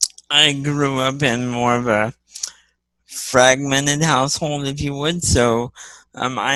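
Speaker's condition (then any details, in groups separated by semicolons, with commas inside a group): Cerebral palsy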